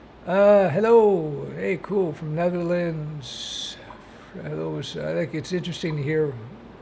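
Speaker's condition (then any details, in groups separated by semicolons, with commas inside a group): No condition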